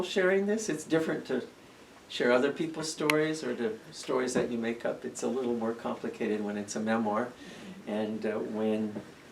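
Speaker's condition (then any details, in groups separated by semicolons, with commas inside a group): No condition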